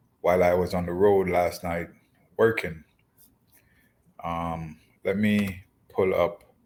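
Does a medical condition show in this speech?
No.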